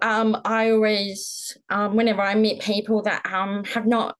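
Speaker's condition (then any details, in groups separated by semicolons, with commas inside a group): Profound deafness, congenital, profound; born profoundly deaf, right cochlear implant since infancy, left cochlear implant also; did not enjoy wearing both implants, poor experience with left implant, implant hidden by hair; speech considered pretty good, often assumed hearing, often mistaken for British accent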